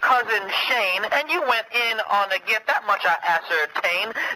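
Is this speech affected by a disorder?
No.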